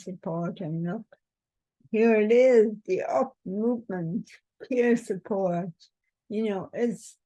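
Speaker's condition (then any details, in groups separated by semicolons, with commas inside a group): Cerebral palsy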